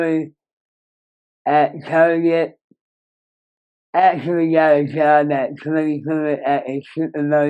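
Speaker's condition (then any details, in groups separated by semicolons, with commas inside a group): Moebius syndrome; severe nerve damage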